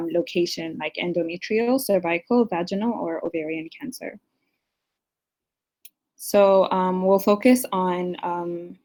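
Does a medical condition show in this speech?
No.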